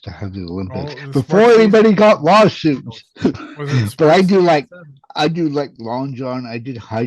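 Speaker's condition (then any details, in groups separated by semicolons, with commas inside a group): Cerebral palsy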